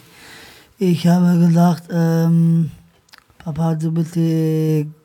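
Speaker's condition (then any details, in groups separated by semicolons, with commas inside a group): Down syndrome; present from birth, trisomy 21, operated right after birth in Hannover, earlier wore corset 23 hours a day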